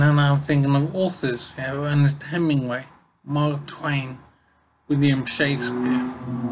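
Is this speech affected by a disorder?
Yes: brain injury; severe.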